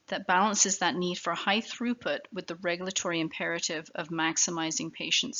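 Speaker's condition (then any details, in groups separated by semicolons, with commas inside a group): No condition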